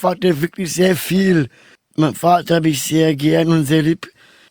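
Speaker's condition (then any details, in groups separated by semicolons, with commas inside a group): Down syndrome; trisomy 21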